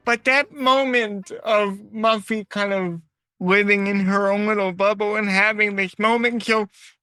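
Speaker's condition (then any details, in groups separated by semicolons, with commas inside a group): Cerebral palsy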